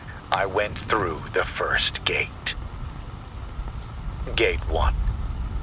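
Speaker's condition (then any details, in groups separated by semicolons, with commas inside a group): No condition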